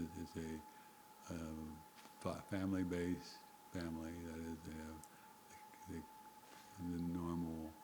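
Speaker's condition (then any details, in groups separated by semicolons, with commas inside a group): Parkinson's disease; very quiet speech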